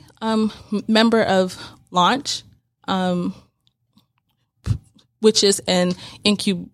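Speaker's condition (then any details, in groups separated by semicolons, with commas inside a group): Stuttering; prolonged sounds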